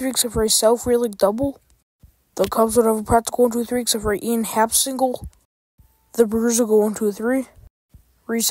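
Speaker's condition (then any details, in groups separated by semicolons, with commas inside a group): No condition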